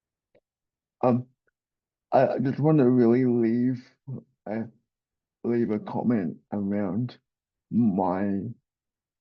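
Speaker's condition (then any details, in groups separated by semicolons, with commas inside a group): Cerebral palsy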